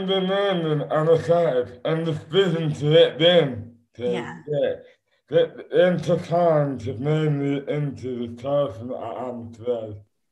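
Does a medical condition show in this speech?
Yes: dystonia; neurological movement disorder, caused by repeated rugby concussions and head knocks, affects speech and hands; diagnosed at national neurological hospital London after five years undiagnosed, five days of testing; slurred speech as first symptom, hands later involuntarily affected.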